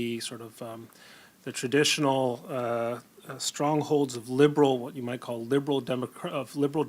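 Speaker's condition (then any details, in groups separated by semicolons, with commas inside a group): No condition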